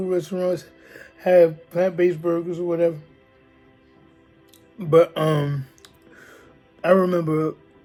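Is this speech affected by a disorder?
Yes: cerebral palsy, spastic diplegia.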